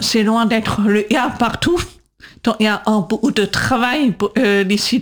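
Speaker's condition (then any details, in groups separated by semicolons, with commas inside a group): Deaf from birth, congenital; atypical voice, speech recognition struggles to understand, 20 years speech therapy, lpc coder in class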